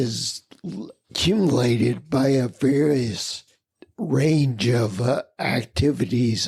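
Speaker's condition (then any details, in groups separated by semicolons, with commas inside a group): Spinocerebellar ataxia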